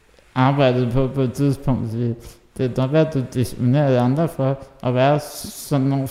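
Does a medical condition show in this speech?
Yes: muscular dystrophy (muskelsvind); hereditary.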